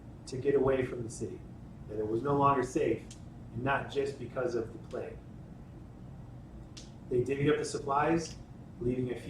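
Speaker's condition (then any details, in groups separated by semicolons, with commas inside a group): No condition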